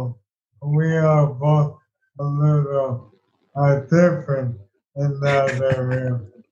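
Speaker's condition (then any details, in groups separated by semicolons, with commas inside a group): ALS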